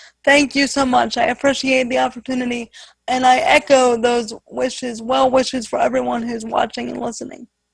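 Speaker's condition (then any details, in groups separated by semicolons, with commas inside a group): Spastic quadriplegic cerebral palsy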